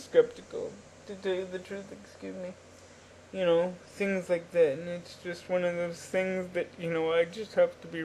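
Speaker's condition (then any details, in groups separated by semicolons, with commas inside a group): Cerebral palsy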